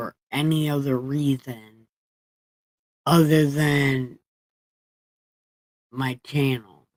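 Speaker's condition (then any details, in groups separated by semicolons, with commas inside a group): Brain injury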